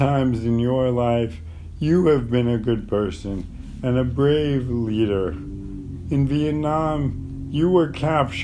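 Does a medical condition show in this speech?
Yes: ALS; terminal; voice is going.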